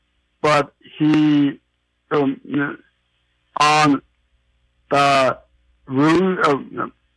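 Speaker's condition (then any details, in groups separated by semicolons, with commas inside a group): Aphasia after stroke; stroke about six years ago, aphasia began four years after stroke; knows the word but cannot say it, hard speaking, singing a song very difficult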